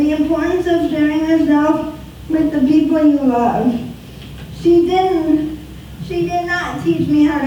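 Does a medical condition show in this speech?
Yes: spastic quadriplegic cerebral palsy.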